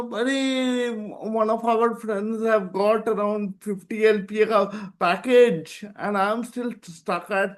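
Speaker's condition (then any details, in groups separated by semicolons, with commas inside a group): Cerebral palsy; present from birth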